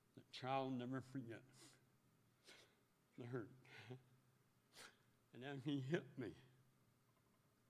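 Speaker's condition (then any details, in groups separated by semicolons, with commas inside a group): Speech impediment; 6 years of therapy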